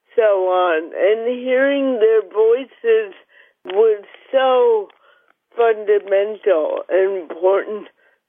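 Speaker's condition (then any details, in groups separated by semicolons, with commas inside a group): Cerebral palsy; mild; joins by phone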